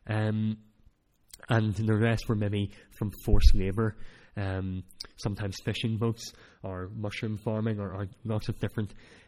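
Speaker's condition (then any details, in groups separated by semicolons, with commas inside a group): Cleft palate; speech not that clear at times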